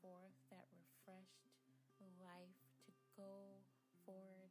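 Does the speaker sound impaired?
No.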